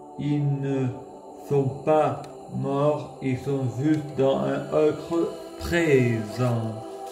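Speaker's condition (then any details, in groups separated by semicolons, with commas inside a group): Multiple sclerosis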